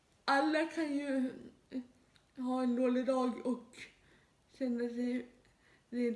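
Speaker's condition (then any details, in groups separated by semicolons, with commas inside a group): Dyskinetic cerebral palsy, severe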